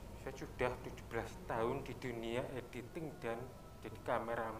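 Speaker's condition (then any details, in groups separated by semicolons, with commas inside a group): Deafness; asks others to relay sounds and speech, communicates easily with deaf wife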